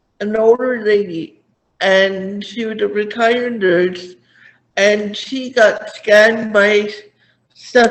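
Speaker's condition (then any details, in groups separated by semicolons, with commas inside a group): Cerebral palsy; present from birth; did not talk until about age five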